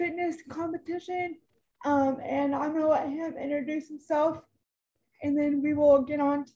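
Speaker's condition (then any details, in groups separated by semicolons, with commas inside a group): Cerebral palsy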